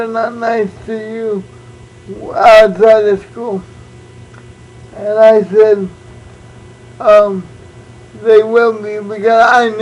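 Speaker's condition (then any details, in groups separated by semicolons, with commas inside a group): Cerebral palsy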